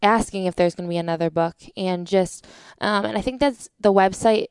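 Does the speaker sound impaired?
No.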